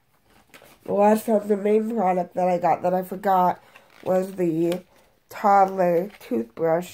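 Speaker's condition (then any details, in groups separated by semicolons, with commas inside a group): Cerebral palsy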